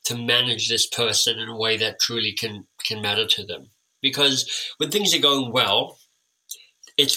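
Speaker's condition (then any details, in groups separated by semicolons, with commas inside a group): Cleft lip and palate; time with an orthodontist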